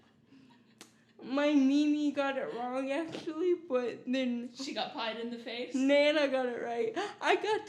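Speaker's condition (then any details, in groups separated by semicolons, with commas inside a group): Cerebral palsy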